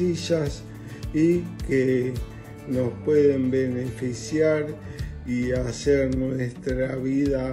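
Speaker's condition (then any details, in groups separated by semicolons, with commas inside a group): ALS; diagnosed about 2 years ago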